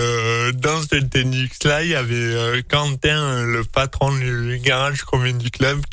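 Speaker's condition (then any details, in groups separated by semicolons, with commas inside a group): Dystonia; from birth, delivery complication, physical disability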